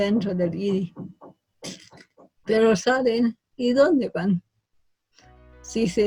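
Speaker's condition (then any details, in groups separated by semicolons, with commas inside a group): Cerebral palsy from birth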